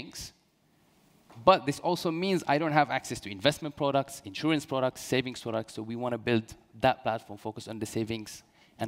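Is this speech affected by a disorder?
No.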